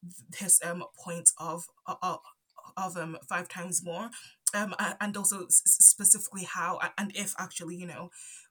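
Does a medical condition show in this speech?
Yes: stutter; onset around age 5 after move from Zambia to UK, none before per parents, cause unknown; adult, ongoing stutter; stutters here and there, stutter affects talking, often stays quiet to avoid stuttering; here blocks.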